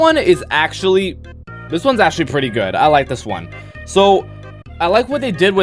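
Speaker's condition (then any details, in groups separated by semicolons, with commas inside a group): No condition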